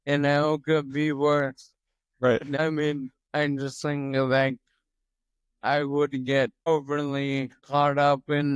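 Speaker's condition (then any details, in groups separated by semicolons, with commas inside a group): Toxic leukoencephalopathy, locked-in syndrome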